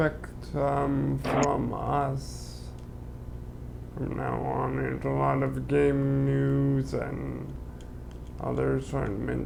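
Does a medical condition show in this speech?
Yes: cerebral palsy; limbs affected.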